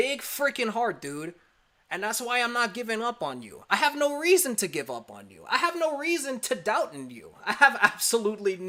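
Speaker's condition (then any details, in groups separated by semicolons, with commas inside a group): No condition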